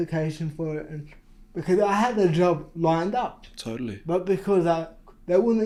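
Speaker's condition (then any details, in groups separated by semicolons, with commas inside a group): Cerebral palsy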